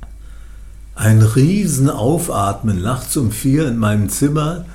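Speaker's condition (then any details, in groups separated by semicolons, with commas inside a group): Parkinson's disease; table tennis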